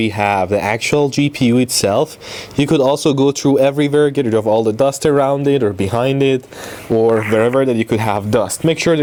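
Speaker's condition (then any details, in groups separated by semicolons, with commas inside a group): No condition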